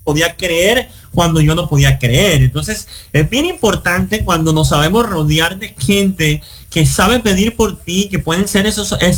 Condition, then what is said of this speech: Cleft palate. De hecho, aún después de 7 cirugías, mi fosa nasal sigue abierta.